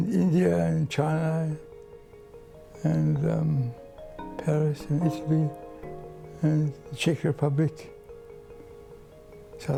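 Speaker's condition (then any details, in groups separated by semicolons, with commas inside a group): Parkinson's disease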